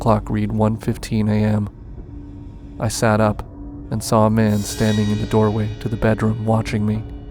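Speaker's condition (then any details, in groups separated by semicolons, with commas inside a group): No condition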